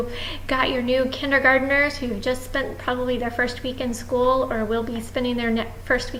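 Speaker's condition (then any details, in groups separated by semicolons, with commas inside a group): No condition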